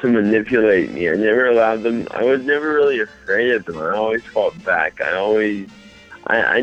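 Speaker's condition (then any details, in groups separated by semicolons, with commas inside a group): Mild cerebral palsy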